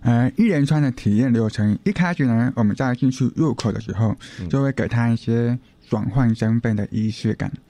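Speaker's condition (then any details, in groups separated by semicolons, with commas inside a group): Hearing impairment; says can speak well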